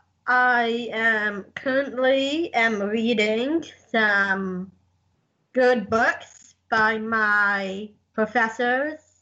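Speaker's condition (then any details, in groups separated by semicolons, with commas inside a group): Down syndrome; congenital, significant congenital heart condition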